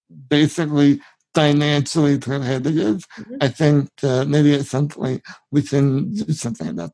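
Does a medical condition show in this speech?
Yes: spinal muscular atrophy; genetic, present from birth, form of muscular dystrophy, brain signals not reaching muscles, severe atrophy in almost all muscles; subtitles provided for guest's speech in video version.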